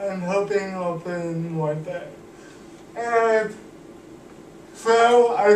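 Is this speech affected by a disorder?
Yes: cerebral palsy; cannot walk, uses wheelchair.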